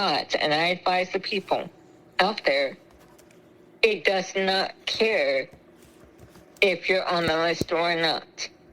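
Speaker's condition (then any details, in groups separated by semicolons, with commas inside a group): Spinal muscular atrophy; ventilator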